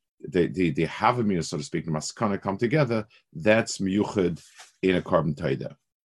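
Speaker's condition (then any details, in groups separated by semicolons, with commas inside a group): No condition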